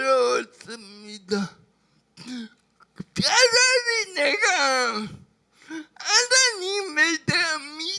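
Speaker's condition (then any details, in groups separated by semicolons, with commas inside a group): Brain lesion disability grade 1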